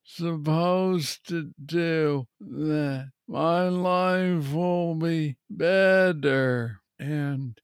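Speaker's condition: Parkinson's disease; trouble pronouncing medication names

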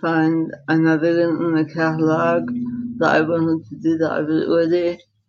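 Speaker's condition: Dystonia; encephalitis at 4, secondary dystonia, almost no hand, arm use, left-side brain surgery at 17; progressive, losing muscle control, severe hearing loss, hearing aids, lip reading, types with mouth; slight speech impediment

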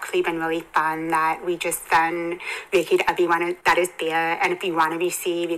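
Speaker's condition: Hearing impairment; further hearing loss at 27

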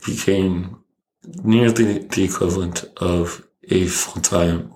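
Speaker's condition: ALS; ALS onset age 37, right hand finger weakness, palm wasting, lost right hand use, smile, facial expressions; voice changed, dried saliva in throat from rare swallowing makes speech less clear, cannot swallow most foods

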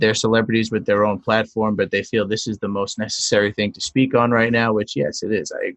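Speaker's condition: No condition

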